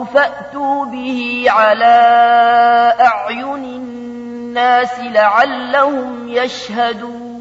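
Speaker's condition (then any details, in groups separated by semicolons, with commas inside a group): No condition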